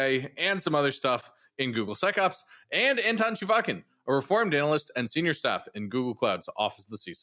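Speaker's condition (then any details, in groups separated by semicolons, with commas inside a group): No condition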